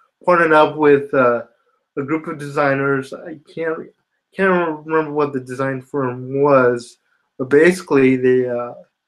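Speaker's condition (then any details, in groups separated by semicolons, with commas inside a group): Spastic quadriplegia cerebral palsy; spastic quadriplegic type, some ataxia, since infancy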